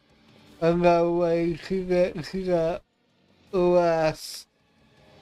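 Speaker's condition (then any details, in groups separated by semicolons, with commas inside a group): Cerebral palsy; affects voice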